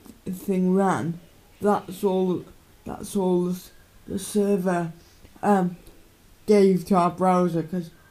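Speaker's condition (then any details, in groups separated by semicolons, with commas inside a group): Cerebral palsy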